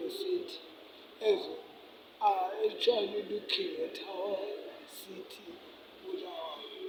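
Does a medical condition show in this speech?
Yes: cerebral palsy; affects speech and hands.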